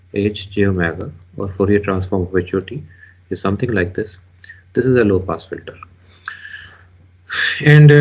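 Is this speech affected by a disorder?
No.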